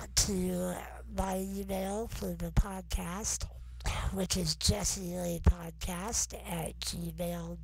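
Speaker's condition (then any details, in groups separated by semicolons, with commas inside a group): Non-progressive muscular dystrophy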